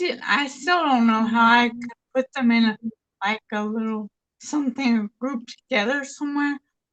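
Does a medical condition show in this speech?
Yes: traumatic brain injury.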